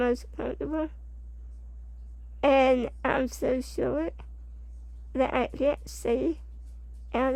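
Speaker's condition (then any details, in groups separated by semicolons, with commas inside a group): Spinal muscular atrophy type 2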